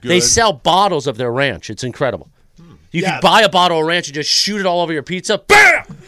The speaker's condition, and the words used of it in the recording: No condition.